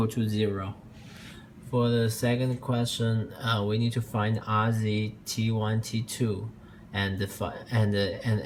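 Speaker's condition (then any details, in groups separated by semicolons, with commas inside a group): No condition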